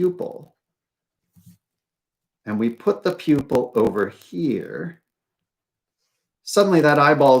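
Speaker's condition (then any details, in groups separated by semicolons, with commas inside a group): No condition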